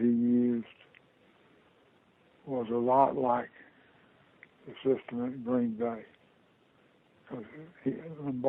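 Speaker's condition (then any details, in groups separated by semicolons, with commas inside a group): Parkinson's disease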